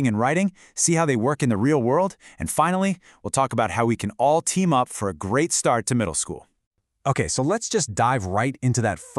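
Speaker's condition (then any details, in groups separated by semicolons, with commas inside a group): No condition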